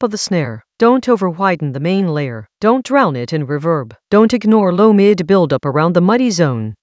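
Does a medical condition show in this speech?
No.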